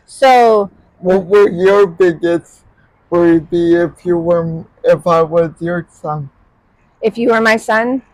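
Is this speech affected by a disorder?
Yes: cerebral palsy.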